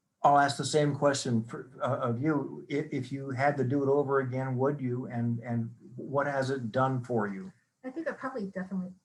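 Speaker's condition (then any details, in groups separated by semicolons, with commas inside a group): No condition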